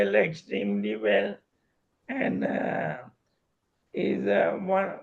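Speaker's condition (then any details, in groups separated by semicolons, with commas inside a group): Motor neurone disease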